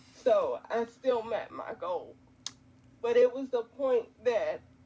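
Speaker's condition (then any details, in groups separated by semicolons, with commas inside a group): Quadriplegic cerebral palsy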